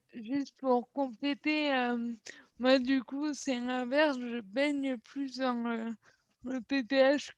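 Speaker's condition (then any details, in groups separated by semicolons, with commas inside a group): Cerebral palsy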